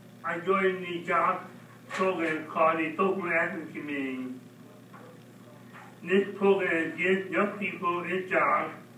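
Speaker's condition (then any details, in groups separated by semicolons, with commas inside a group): Mild cerebral palsy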